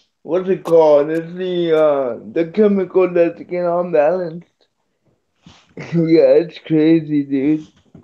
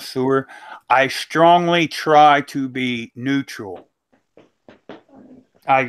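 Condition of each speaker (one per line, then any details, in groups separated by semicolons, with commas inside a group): Cerebral palsy
No condition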